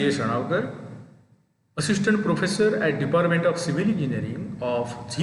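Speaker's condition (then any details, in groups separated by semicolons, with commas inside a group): No condition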